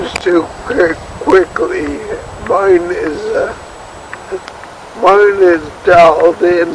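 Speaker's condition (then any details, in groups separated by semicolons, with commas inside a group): Cerebellar ataxia from brain tumour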